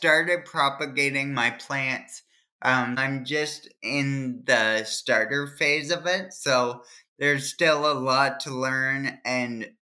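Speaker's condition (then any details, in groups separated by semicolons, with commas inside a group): Cerebral palsy; hand movement and writing difficulty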